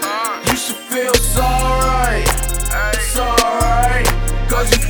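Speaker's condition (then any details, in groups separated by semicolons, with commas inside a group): No condition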